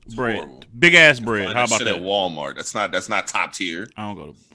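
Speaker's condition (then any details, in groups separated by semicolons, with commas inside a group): No condition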